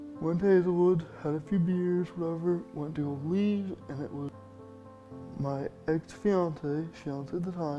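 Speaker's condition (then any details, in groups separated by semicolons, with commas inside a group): Injury with slurred speech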